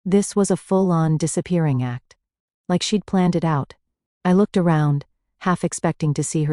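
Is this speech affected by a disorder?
No.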